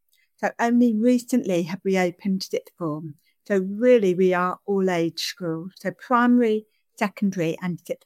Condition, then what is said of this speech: Deafness. They might use sign-supported English, which is what I'm using now.